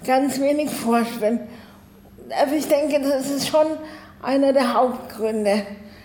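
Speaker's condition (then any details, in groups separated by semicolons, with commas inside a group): Cerebral palsy, spastic, arms and legs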